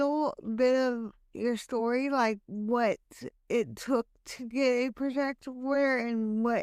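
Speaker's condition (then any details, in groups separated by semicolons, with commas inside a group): Hemiplegic cerebral palsy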